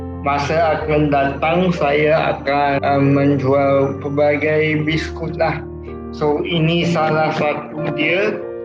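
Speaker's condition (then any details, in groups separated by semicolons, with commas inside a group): Cerebral palsy; from birth, one arm and leg weak, cannot walk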